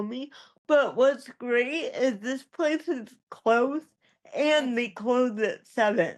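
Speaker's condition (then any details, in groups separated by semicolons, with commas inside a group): Cerebral palsy; spastic, ataxic features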